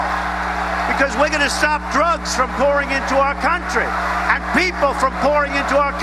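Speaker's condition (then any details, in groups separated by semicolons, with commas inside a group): No condition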